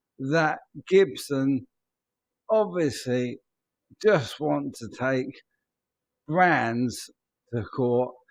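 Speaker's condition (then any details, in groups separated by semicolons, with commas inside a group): ALS; speech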